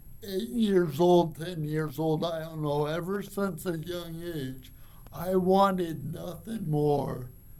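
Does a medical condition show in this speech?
Yes: cerebral palsy; from birth.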